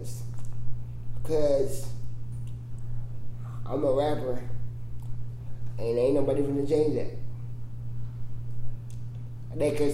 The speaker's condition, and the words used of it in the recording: Cerebral palsy. And so with his disability, with his cerebral palsy, it prevents him from, like, flowing.